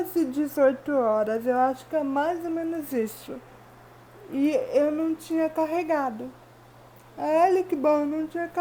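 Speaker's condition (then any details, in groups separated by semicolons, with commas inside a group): Cerebral palsy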